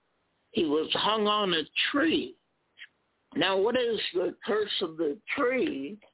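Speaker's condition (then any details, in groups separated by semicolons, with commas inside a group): Spasmodic dysphonia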